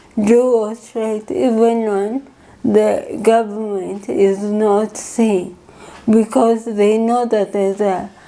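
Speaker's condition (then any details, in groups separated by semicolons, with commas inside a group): Cerebral palsy; from birth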